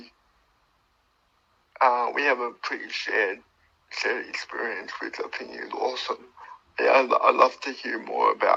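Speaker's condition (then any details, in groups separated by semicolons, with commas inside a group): Cerebral palsy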